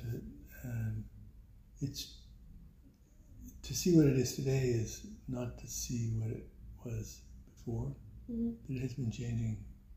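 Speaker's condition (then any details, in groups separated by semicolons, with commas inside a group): Parkinson's; voice weakened by Parkinson's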